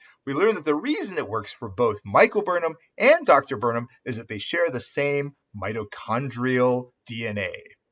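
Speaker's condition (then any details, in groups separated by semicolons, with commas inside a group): No condition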